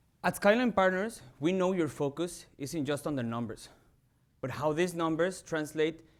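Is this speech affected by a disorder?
No.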